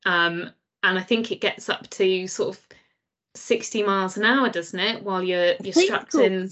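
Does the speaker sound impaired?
No.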